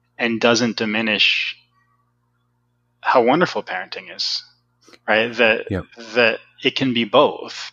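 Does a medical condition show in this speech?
Yes: stuttering; formerly more severe stuttering, fluency shaping tried in high school or younger, ineffective; still stutters, has challenging days; once looked at ceiling while stuttering, later learned to lower eyes and make eye contact; here repeated sounds, blocks.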